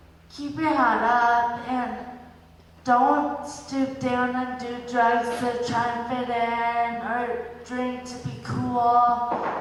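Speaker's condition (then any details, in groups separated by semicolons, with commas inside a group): Speech and balance impairment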